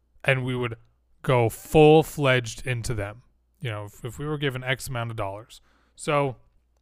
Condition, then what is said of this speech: No condition.